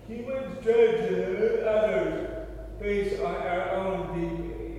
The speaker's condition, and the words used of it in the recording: Cerebral palsy. Sitting above the phone and me stuttering, and the Lord has healed my stuttering a lot since then.